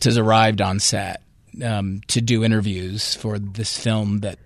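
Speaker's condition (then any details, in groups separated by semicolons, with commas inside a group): No condition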